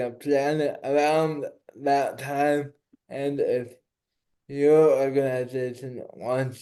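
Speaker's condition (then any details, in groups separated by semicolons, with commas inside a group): Cerebral palsy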